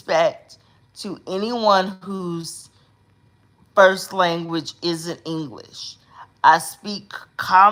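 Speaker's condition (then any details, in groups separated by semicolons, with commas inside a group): Cerebral palsy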